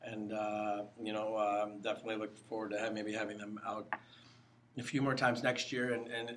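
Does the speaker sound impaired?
No.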